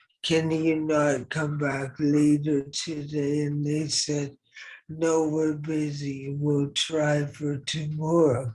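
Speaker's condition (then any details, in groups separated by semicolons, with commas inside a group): ALS; operation six months ago, then intensive care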